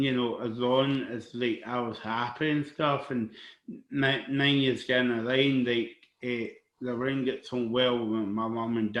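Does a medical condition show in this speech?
Yes: cerebral palsy.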